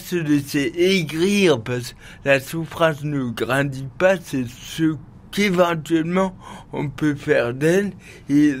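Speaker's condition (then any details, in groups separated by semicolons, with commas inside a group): Cerebral palsy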